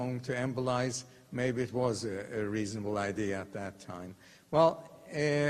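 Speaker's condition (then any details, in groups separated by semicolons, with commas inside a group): No condition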